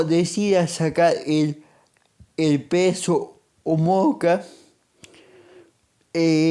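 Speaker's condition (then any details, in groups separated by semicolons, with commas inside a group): Cerebral palsy; monthly medication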